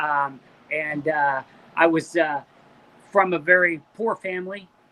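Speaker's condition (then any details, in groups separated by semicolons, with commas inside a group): No condition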